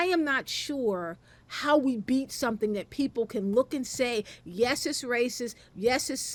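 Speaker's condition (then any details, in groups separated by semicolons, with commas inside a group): No condition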